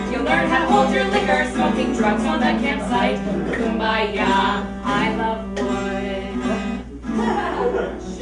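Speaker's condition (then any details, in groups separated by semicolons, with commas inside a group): No condition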